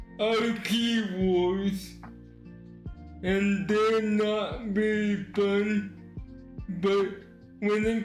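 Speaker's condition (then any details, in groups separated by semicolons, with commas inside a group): Cerebral palsy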